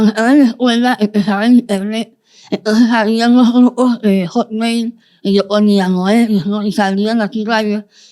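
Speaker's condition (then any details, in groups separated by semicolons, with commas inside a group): Moebius syndrome, congenital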